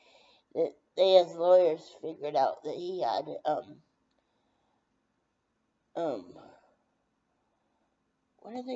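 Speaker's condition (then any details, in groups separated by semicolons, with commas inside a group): Brain injury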